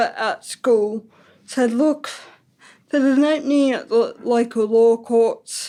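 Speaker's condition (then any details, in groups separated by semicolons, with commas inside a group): Ataxic cerebral palsy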